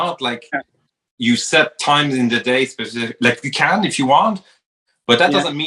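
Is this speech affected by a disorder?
No.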